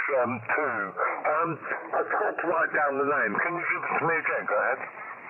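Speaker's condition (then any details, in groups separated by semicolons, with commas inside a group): Mouth surgeries; multiple mouth surgeries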